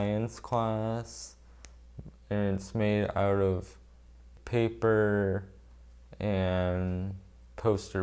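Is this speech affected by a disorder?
Yes: brain injury; very hard to talk, relearned speech, uses stop-and-breathe strategy.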